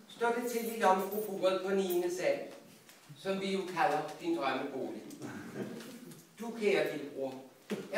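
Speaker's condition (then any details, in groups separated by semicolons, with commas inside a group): No condition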